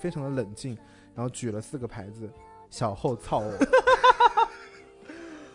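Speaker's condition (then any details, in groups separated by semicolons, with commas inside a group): No condition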